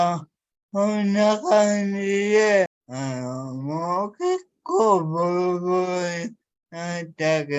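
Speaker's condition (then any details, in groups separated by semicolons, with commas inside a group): Cerebral palsy; severe, uses a wheelchair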